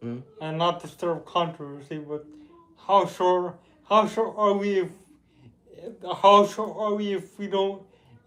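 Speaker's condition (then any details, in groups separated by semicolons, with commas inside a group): Cerebral palsy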